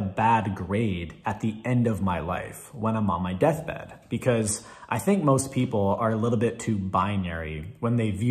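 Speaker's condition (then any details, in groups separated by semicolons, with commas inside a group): No condition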